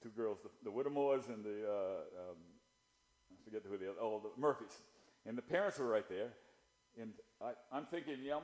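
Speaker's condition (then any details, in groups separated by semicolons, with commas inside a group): No condition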